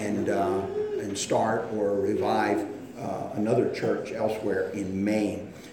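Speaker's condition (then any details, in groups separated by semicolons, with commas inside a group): No condition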